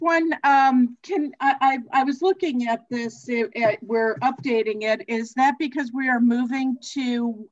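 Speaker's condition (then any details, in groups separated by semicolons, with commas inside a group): No condition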